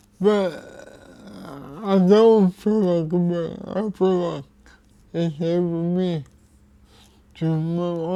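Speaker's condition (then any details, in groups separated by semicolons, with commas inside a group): Cerebral palsy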